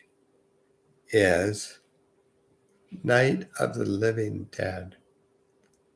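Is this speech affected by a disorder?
Yes: multiple sclerosis.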